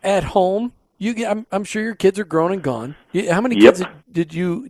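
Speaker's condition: No condition

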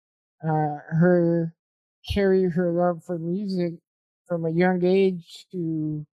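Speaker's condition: Spinal muscular atrophy type 2

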